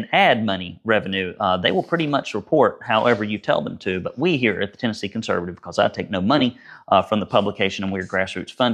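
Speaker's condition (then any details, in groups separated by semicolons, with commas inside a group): No condition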